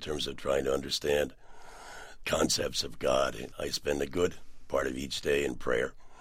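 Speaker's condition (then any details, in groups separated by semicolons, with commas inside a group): Partial laryngectomy for throat cancer; 80% larynx removed, Cleveland Clinic experimental surgery attached left neck muscles; mute about two years after surgery, then sounded like Brando in the Godfather, long-term trach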